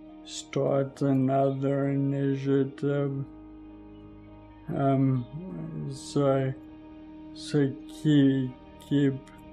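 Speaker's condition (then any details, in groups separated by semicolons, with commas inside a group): Friedreich's ataxia; genetic degenerative neuromuscular disorder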